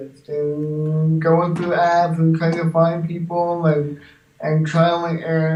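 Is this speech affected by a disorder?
Yes: cerebral palsy.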